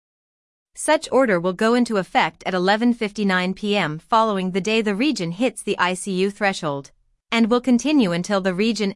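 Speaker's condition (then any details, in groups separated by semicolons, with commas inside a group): No condition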